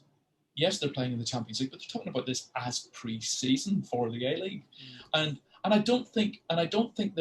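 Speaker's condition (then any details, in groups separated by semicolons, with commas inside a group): No condition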